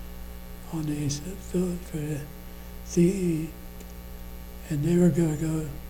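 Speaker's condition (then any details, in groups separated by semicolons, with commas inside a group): Parkinson's disease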